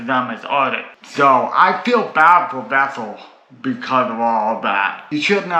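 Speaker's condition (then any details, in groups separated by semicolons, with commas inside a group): Cerebral palsy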